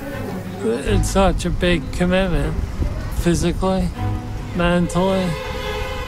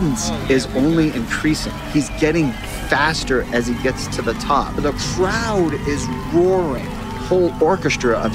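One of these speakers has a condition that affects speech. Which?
The first: Parkinson's disease; diagnosed as teenager; age about 60.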